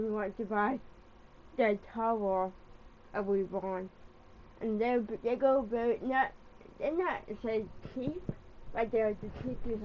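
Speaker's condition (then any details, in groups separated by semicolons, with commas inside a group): Cerebral palsy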